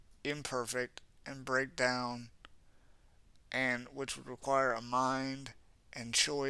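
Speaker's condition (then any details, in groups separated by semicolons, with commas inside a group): Cerebral palsy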